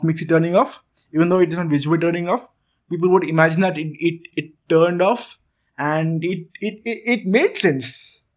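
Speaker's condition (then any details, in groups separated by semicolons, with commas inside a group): Stuttering; stutter since around age 8 or 9, ongoing; still working on improving vocal communication, not yet a good speaker; speaks too fast when talking a lot, sometimes not understood, blocks on words, repeats same syllable; repeated sounds, repeated words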